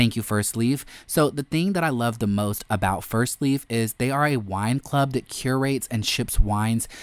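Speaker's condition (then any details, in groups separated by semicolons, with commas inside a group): No condition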